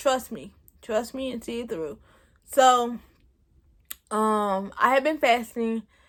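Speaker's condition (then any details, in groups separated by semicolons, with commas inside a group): Cerebral palsy; present since birth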